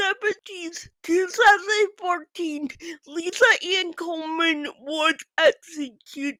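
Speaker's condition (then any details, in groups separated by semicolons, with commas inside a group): Physical speech impairment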